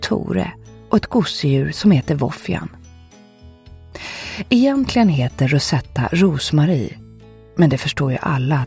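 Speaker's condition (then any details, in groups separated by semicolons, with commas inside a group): No condition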